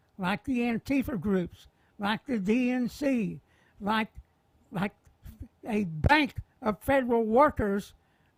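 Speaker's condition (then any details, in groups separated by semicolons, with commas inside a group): Head cancer surgery; squamous cell carcinoma, surgery neck to jaw, part of tongue removed; speech affected by surgery, swallowing and breathing difficulty after surgery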